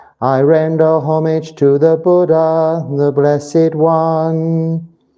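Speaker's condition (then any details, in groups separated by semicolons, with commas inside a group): No condition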